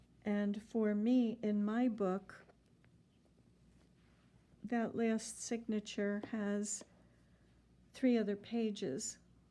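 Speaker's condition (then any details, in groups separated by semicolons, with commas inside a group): No condition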